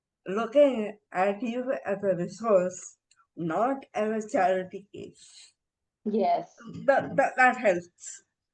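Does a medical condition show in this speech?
Yes: encephalitis.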